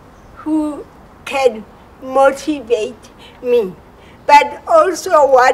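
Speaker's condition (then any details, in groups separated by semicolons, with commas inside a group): Cerebral palsy; speech impediment, understandable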